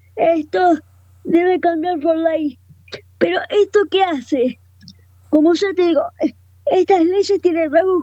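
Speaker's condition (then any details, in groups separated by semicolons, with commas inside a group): Cerebral palsy, quadriparesis; wheelchair user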